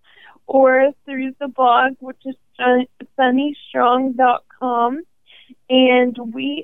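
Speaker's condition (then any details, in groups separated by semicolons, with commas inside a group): ALS; about 5.5 years since diagnosis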